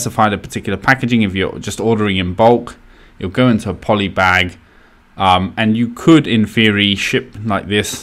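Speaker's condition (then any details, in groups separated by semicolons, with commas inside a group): No condition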